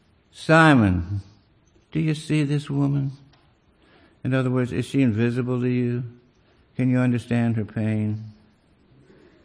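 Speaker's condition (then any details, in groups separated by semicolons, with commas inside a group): Parkinson's disease; leg pain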